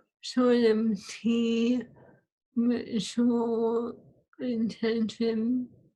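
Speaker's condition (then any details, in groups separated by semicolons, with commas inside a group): ALS; swallowing lost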